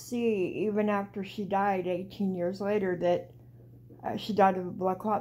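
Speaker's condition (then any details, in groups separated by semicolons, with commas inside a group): Cerebral palsy; walks flat-footed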